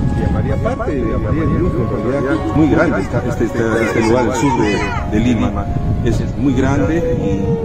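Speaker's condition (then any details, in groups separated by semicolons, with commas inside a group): No condition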